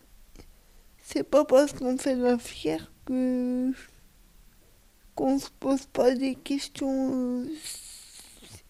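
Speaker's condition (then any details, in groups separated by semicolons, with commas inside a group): Cerebral palsy; cerebral palsy from lack of oxygen at birth, all motor function damaged, cognition intact, wheelchair user; speech and expression disability, articulation on radio needs considerable effort and concentration, slight stumbling on early questions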